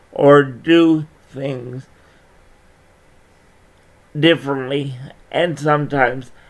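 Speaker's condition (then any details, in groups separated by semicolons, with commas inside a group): Cerebral palsy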